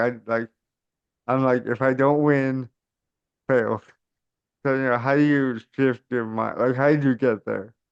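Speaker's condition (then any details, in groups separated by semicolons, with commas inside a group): Cerebral palsy; caused by stroke at birth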